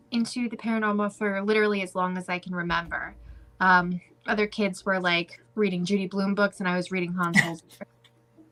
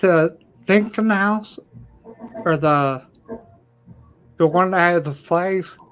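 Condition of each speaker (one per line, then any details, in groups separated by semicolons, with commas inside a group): No condition
Ataxia; in physical therapy, working toward cane; may slur speech, may sound drunk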